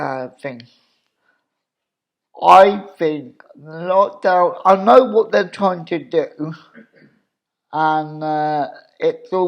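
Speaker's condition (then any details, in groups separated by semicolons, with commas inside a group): Cerebral palsy; obvious speech impediment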